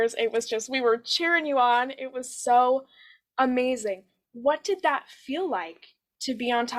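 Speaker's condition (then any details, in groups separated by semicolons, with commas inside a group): No condition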